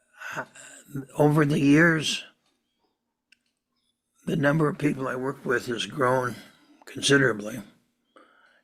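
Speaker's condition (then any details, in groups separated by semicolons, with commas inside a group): Parkinson's disease; on medication, cannot sit and talk without it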